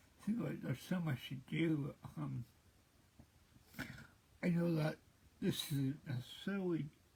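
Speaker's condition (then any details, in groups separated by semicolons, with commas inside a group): Cerebral palsy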